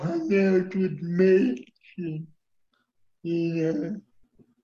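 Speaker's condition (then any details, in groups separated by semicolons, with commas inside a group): Cerebral palsy; uses wheelchair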